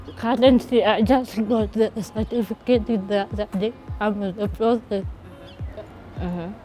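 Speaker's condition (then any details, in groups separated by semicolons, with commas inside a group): Cerebral palsy; since birth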